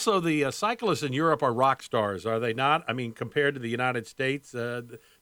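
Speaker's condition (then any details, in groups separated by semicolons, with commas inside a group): No condition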